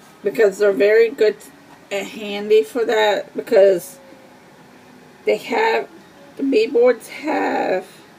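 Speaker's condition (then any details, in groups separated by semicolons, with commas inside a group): Cerebral palsy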